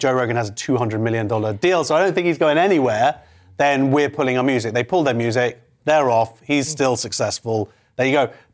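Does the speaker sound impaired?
No.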